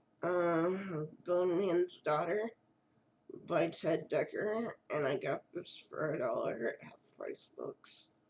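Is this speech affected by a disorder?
Yes: cerebral palsy.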